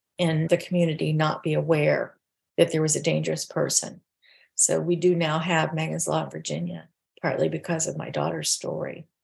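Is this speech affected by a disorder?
No.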